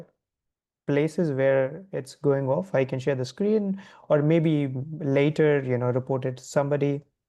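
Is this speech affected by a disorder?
No.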